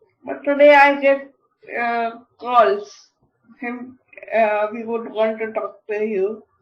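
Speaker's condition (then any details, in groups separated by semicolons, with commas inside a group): Cerebral palsy; mild speech problem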